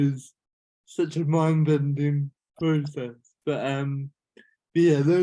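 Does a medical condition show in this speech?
Yes: cerebral palsy.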